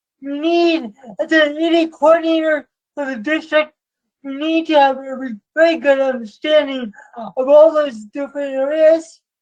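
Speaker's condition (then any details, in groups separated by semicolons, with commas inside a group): Cerebral palsy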